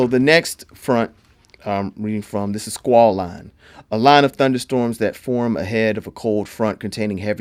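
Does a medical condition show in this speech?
No.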